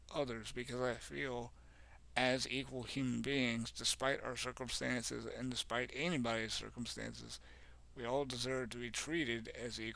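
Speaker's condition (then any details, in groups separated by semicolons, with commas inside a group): Cerebral palsy; has had speech therapy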